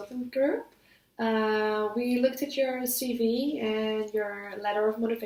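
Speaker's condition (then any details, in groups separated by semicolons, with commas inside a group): No condition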